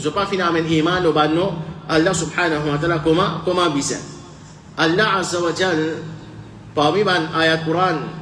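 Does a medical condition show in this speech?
No.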